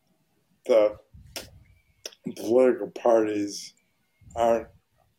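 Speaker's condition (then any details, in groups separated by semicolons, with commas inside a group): ALS; voice very hoarse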